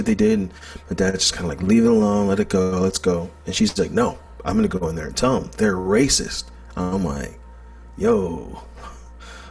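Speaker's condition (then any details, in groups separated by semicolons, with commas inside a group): No condition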